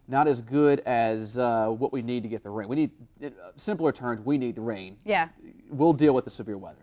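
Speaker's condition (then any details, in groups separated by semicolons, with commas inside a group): No condition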